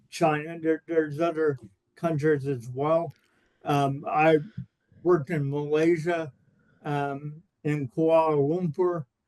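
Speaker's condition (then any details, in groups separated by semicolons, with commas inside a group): Cerebral palsy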